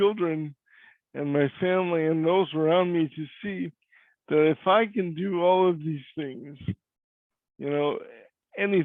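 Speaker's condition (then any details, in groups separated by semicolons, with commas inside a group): Cerebral palsy; voice is different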